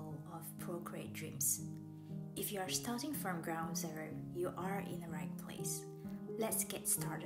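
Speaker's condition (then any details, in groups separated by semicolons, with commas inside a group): No condition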